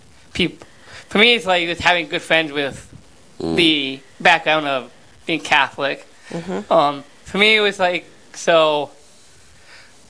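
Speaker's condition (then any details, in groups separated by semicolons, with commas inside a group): Down syndrome; 32 years old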